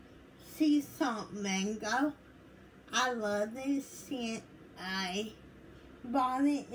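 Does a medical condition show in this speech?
Yes: cerebral palsy.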